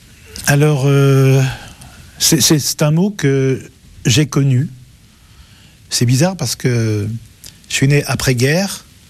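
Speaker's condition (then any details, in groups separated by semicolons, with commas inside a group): Stuttering; developmental stutter from CM1-CM2, teacher forced right-hand writing, very severe when young, no speech therapy; still stutters, calls himself bègue; substitutes words that block, r of rouge harder than jaune, concise sentences, fluent while respecting words; repeated sounds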